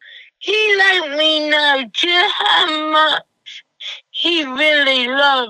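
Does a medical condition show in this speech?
Yes: cerebral palsy; self-described as half-CP.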